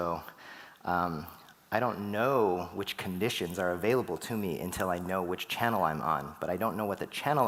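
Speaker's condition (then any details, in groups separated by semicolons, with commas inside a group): No condition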